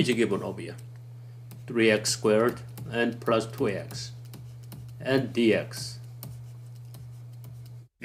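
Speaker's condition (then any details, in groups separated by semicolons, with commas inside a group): No condition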